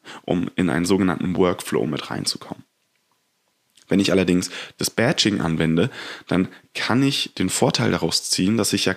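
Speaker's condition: No condition

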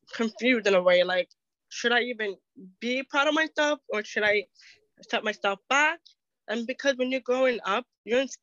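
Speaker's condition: Deafness, acquired after infection

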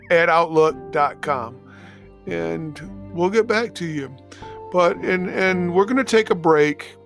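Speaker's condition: No condition

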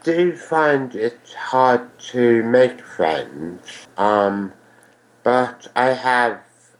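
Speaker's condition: Ataxia; cerebellar astrocytoma, brain hemorrhage, meningitis and stroke at age four, mobility impaired, attends Headway; walking much worse since age 27, dizziness when walking, worse in recent years; speech affected

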